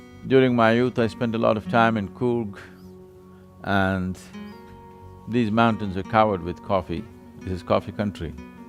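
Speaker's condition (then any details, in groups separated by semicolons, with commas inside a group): No condition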